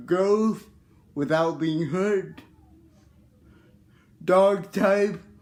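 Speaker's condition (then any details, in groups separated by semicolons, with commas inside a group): Cerebral palsy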